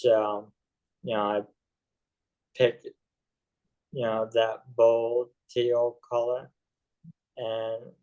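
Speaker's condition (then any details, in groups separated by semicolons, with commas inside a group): ALS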